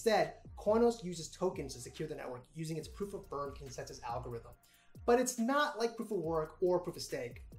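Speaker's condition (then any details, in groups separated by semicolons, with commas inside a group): No condition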